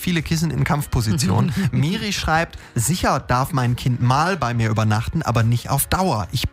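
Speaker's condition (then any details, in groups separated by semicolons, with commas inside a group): No condition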